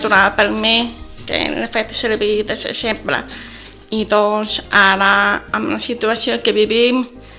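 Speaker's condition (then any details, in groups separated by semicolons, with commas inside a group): Deafness from birth, congenital; communicates by lip reading since always; others' face masks block lip reading, needs people to lower masks; intonation different from hearing speakers, may not be understood well, host finds speech understandable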